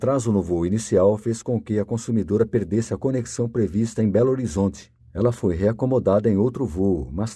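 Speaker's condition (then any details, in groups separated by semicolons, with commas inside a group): No condition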